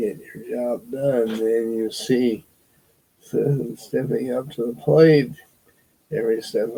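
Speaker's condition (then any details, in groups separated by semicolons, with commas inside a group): Parkinson's disease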